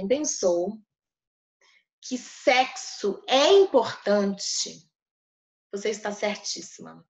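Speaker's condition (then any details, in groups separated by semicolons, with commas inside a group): No condition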